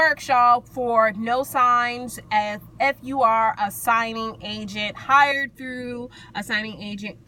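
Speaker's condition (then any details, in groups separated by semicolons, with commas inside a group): No condition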